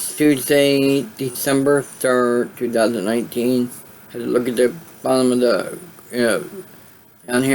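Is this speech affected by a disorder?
Yes: cerebral palsy.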